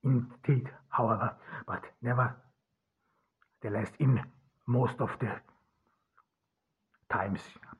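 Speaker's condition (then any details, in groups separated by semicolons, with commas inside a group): Stuttering; cause unknown, only one in family who stutters, german mother tongue, born in austria; possibly part of why hard to be listened to at university; blocks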